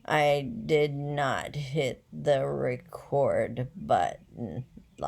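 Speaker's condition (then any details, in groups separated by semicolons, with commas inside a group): Essential tremor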